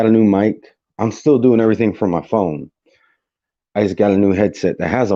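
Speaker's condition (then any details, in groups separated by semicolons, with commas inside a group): No condition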